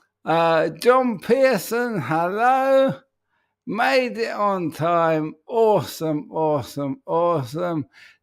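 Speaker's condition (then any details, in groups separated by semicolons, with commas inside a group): ALS; speech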